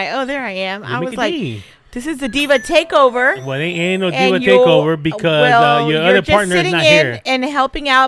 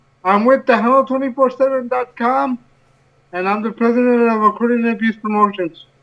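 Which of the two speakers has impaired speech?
The second: cerebral palsy; from birth.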